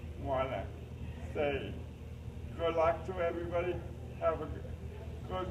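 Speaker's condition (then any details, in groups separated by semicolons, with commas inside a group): Cerebral palsy; uses a lift for transfers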